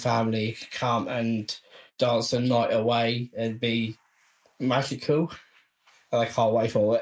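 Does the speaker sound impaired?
Yes: Down syndrome.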